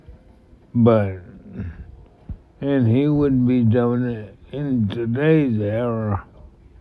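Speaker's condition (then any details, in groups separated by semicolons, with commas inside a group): Multiple sclerosis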